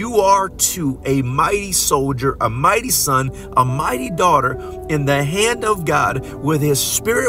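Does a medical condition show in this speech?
No.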